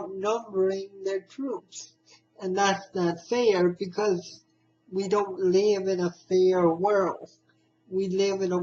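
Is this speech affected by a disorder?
Yes: spastic cerebral palsy.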